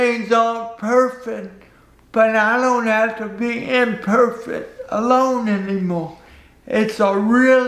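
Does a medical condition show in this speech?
Yes: cerebral palsy.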